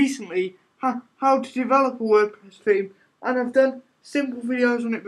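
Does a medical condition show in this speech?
Yes: cerebral palsy.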